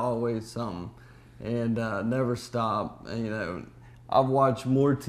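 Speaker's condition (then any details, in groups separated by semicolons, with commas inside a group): ALS; legs, arms and hands affected; quick progression, spastic legs, weak arms and hands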